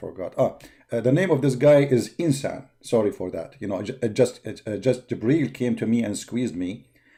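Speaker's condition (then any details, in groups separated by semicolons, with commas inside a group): No condition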